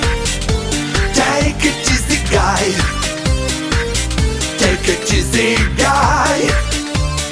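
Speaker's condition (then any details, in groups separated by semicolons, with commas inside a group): No condition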